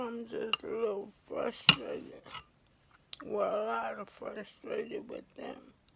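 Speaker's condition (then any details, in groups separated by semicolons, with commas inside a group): ALS; affects hands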